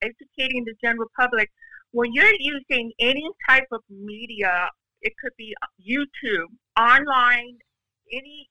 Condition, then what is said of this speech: Deafness. She's interpreting everything that you're saying, and you're hearing me speaking because I have a severe hearing loss, even though I can speak for myself.